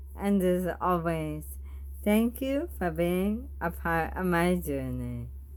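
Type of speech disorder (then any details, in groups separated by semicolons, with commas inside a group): Bulbar dysarthria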